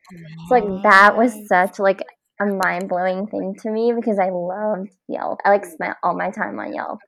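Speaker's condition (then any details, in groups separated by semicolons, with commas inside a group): Cleft palate; congenital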